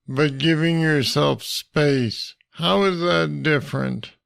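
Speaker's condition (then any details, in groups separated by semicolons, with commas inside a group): Parkinson's disease; deep brain stimulators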